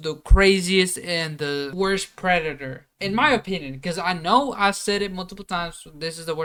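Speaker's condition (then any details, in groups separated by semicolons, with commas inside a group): No condition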